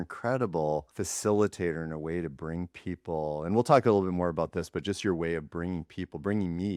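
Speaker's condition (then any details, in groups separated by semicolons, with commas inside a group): No condition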